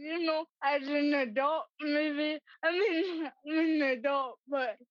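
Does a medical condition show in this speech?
Yes: cerebral palsy; no longer takes medication, treated at age 8, arms opened up lately, slow typing, extra exam time.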